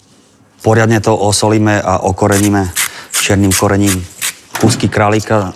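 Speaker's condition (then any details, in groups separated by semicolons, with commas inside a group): No condition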